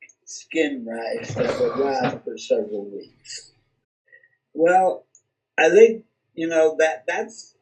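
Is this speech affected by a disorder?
Yes: cerebral palsy; speech not affected.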